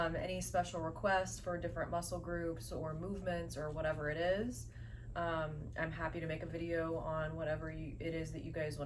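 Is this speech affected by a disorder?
No.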